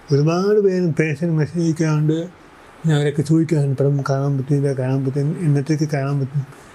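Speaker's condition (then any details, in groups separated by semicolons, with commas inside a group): Cerebral palsy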